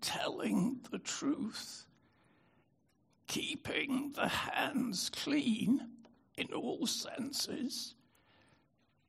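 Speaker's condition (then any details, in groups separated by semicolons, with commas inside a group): Spasmodic dystonia; brain disorder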